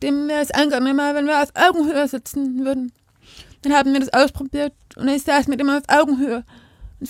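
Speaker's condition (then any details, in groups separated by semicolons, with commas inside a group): Deafness; not deaf from birth, attended hearing school, spoken first language, later learned sign language; lip-reads hosts without interpreter, cannot hear podcast, wears Zupack bass backpack at home; speaks and signs, bilingual, hearing people forget deafness because speaks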